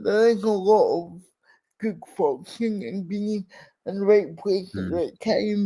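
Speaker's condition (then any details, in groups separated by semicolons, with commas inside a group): Cerebral palsy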